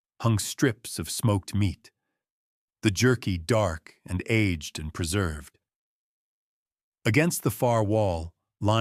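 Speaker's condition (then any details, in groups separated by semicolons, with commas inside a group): No condition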